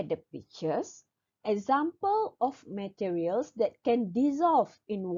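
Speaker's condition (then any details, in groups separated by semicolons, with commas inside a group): No condition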